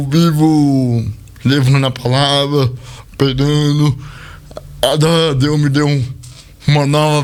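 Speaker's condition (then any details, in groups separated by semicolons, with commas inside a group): Cerebral palsy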